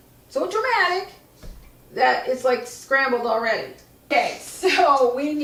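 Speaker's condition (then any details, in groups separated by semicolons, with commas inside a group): No condition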